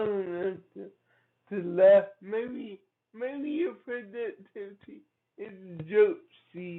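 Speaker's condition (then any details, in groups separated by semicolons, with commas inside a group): Cerebral palsy; from birth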